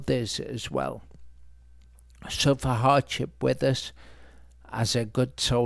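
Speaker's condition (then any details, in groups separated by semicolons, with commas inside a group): Multiple sclerosis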